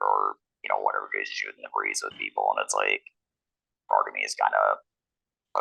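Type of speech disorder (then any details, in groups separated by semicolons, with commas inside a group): Electrolarynx speech; laryngectomy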